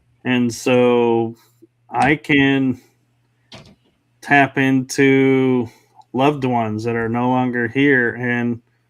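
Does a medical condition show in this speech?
No.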